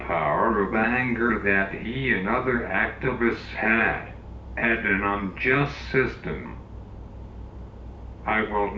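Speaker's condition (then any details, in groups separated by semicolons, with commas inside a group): Cerebral palsy; uses wheelchair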